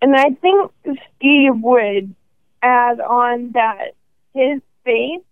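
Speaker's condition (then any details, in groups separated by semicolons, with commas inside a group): ALS; probable category at diagnosis, first symptoms in hand, diagnosed at 27 after 18 months; 5.5 years since diagnosis, considering walking device, sees speech and respiratory therapists, must catch breath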